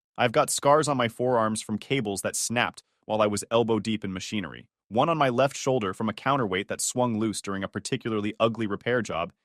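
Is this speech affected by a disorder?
No.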